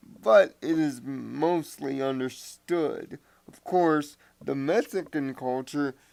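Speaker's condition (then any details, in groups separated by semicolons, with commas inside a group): Cerebral palsy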